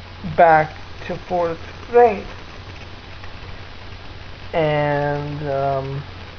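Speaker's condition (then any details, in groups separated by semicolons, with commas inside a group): Cerebral palsy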